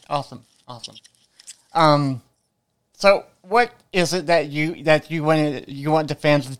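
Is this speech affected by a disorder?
Yes: cerebral palsy.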